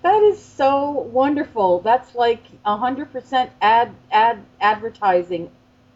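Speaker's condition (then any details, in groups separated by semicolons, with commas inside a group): No condition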